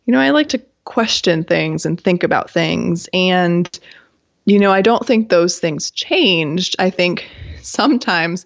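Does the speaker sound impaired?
No.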